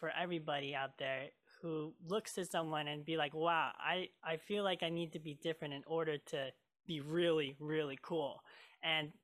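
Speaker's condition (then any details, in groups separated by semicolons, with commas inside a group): Cleft lip and palate; talking and singing hard while growing up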